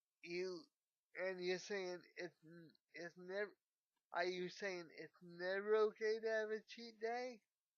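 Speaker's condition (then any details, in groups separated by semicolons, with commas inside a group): Cerebral palsy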